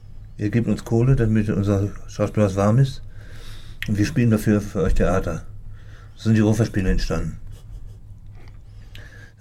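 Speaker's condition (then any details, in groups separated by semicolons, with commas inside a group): Parkinson's disease; shrinking handwriting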